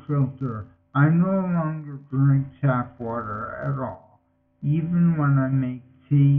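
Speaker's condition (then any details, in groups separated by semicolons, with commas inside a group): Multiple sclerosis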